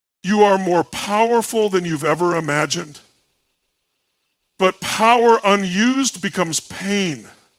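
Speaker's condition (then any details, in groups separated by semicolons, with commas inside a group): No condition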